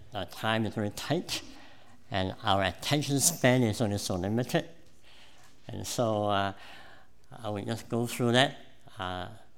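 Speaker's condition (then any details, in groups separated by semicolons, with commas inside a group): Cleft palate; congenital cleft palate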